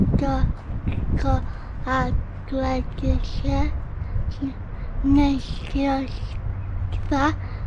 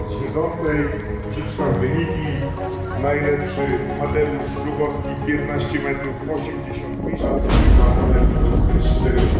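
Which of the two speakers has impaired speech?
The first: cerebral palsy; cannot walk independently.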